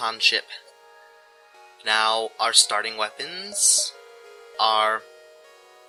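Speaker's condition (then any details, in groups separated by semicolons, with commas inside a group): No condition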